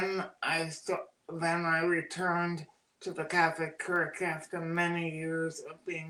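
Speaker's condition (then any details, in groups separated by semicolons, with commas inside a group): Cerebral palsy; birth oxygen deprivation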